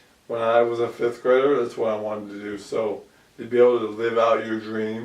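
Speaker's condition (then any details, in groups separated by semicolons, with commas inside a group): ALS; about 2 years since onset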